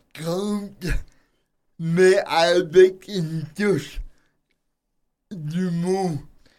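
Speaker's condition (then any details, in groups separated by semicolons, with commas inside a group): Cerebral palsy; from birth, drives a truck, does almost everything in own way; self-described as speaking a bit oddly, host says speech not odd at all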